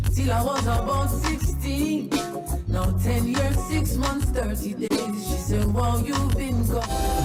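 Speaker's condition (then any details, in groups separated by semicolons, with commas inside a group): No condition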